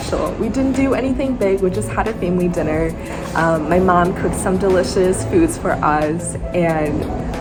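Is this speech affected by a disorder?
No.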